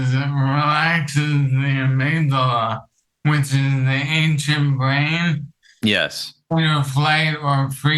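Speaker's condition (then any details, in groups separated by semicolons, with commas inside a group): ALS; affects vocal cords; medication treatment; hard to talk long, less clear speech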